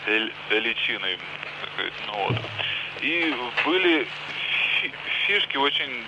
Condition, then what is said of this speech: Stuttering. Просто ему почему-то нравится это, и он потерял, раз он с детства заикается, он потерял уже уверенность в том, что он может нормально разговаривать.